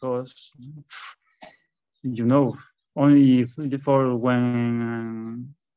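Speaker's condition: Stuttering; stutter in public speaking, attributed to lifelong shyness and introversion; stutters a lot when talking in public; repeated sounds

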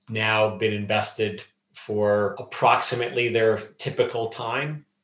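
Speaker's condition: No condition

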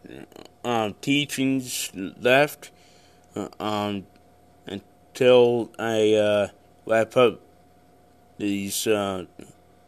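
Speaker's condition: Cerebral palsy; wears glasses

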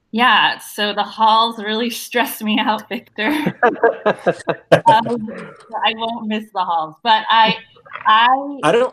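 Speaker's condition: No condition

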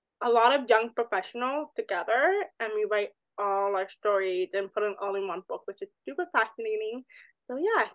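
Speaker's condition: Deafness; hearing aid, uses American Sign Language (ASL); speaks clearly, struggles following multiple speakers at once

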